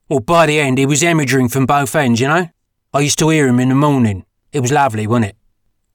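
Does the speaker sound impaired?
No.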